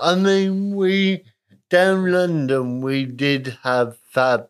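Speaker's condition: Cerebral palsy, moderate; spastic, self-described middle range, delivery complications at birth, diagnosed in childhood; talks a bit funny

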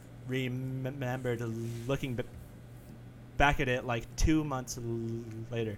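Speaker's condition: Stutter; varies day to day with bad talking days, called not a disability but annoying; frequent word and phrase repetitions, part-word repetitions, repeated uh fillers, listeners mistake speech for drunkenness; repeated sounds, prolonged sounds, blocks

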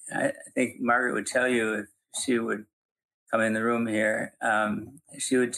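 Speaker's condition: Parkinson's; still teaching and speaking publicly

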